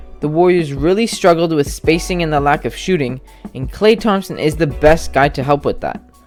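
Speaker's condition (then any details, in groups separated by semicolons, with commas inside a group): No condition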